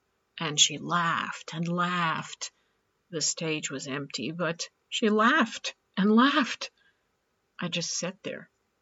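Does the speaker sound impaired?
No.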